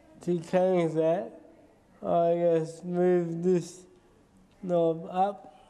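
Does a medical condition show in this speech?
Yes: cerebral palsy.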